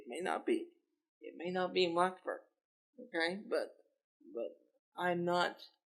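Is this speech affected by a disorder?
Yes: cerebral palsy; lifelong physical disability.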